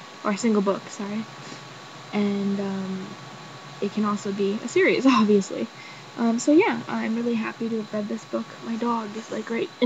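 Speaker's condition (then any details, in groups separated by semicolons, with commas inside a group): No condition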